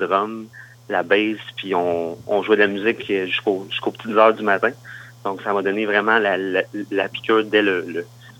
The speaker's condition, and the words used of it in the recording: Stuttering. Et euh, le fait d'être chansonnier lui a permis, d'une certaine façon, de régler ce problème de bégaiement-là.